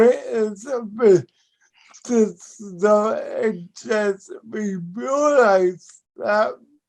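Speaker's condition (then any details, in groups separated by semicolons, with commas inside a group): Cerebral palsy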